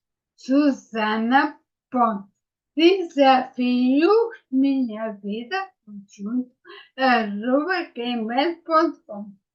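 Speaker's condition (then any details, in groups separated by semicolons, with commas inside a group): Ataxia after brain injury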